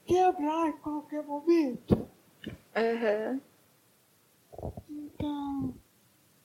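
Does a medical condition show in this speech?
Yes: cerebral palsy; lesion less severe than others, physical effects, falls, hip surgery for dislocated hip; ongoing music therapy, hospitalization not frequent; music therapy to develop communication and singing, possibly speech balance, singing recorded by music therapist.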